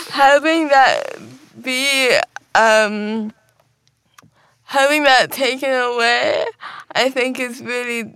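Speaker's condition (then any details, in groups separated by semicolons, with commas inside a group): Cerebral palsy; visible impairment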